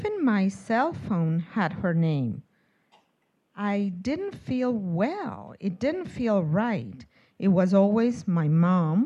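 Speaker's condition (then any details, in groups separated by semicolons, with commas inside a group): No condition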